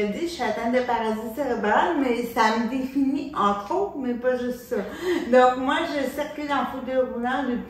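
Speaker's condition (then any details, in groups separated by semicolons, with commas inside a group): Cerebral palsy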